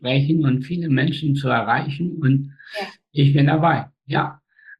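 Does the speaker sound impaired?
Yes: spastic tetraparesis, spastic quadriplegia; birth injury, cord around neck, brain oxygen loss up to 15 minutes, four limbs, facial paralysis; speech control difficulties.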